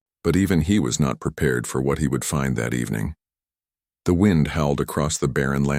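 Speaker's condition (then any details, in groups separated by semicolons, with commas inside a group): No condition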